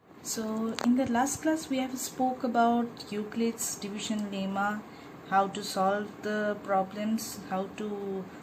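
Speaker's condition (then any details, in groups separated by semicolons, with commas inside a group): No condition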